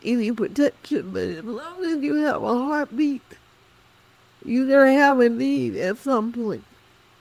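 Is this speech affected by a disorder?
Yes: cerebral palsy; speech affected, employers reluctant to hire because of speech.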